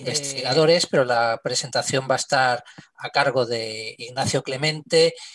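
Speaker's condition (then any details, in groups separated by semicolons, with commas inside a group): No condition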